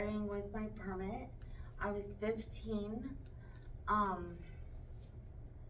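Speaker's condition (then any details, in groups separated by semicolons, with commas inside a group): Traumatic brain injury; severe, tracheostomy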